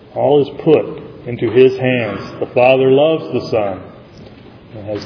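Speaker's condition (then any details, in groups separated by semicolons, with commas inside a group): No condition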